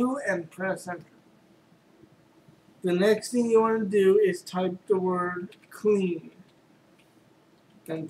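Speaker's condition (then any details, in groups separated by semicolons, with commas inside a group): Cerebral palsy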